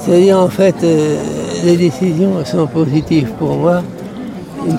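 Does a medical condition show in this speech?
Yes: Parkinson's disease; age 73, attributed to occupational pesticide exposure at agricultural cooperative via skin and inhaled gases, recognized occupational disease; bone weakening with loss of all teeth, pronounced curvature problems.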